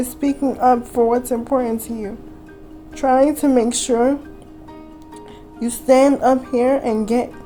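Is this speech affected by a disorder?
Yes: cerebral palsy; wheelchair user.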